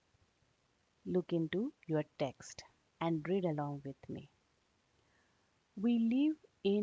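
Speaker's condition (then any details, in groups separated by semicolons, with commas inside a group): No condition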